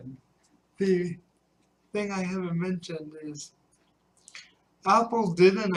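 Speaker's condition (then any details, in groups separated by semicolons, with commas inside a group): Cerebral palsy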